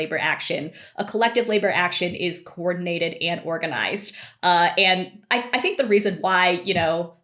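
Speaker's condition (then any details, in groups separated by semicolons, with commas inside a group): No condition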